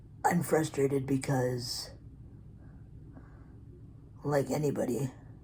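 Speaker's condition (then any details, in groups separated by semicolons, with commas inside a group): Cerebral palsy; physically disabled; articulate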